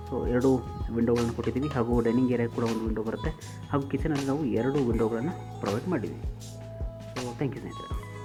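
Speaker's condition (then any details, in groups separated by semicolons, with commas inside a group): No condition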